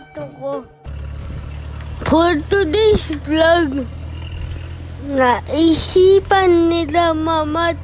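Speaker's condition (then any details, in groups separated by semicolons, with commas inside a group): Cerebral palsy; affects hands, cannot write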